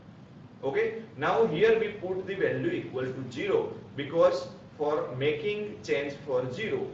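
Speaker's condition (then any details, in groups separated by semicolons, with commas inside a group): No condition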